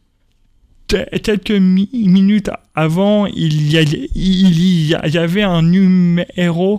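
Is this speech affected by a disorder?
Yes: stuttering; stuttering since early childhood at school, speech therapy helped, told elimination almost impossible; age 28, lives with stuttering and accepts it; stuttering persists, described by him as an accent; here prolonged sounds.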